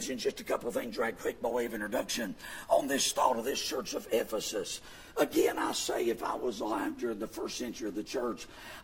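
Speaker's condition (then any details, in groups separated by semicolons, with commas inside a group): Vocal fold paralysis; Baptist Hospital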